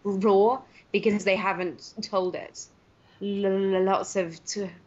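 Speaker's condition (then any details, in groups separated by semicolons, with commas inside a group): Stuttering; stuttering since age seven, two-week intensive therapy course about age eight, techniques abandoned, repeated at 25; many years since onset, not in therapy, uses voluntary stuttering; always stutters saying own name, later therapy did not change stutter much; blocks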